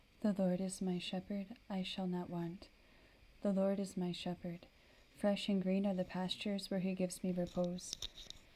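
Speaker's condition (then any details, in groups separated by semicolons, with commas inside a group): No condition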